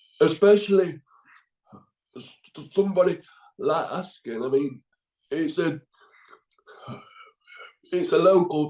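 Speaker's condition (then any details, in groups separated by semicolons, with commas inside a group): Cerebral palsy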